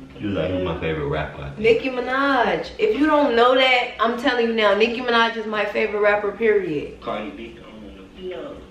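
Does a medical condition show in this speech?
No.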